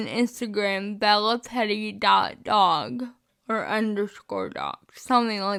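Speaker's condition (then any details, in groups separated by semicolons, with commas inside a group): Spastic cerebral palsy, mixed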